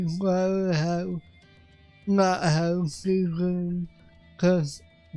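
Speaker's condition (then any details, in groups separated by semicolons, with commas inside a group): Cerebral palsy; affects voice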